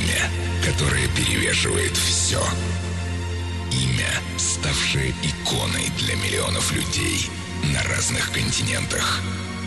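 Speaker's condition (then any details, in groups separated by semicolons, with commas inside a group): No condition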